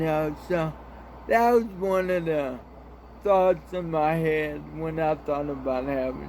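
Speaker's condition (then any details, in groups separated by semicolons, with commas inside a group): Cerebral palsy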